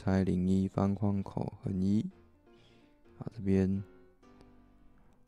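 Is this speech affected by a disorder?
No.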